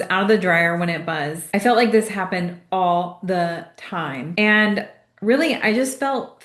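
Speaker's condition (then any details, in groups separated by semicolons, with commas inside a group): No condition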